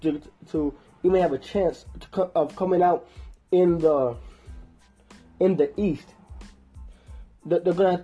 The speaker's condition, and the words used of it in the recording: Stuttering. But you know, I stutter, you know, let's get started anyway, okay?